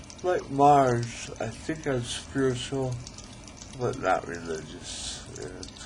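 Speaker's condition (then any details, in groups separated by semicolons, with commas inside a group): ALS; end stage, hours before death, previously ventilated, refuses tracheostomy; still able to talk, articulate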